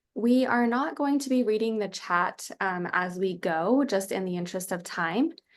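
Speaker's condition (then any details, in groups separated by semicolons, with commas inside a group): No condition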